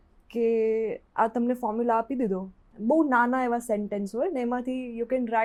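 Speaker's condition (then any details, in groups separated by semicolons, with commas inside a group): No condition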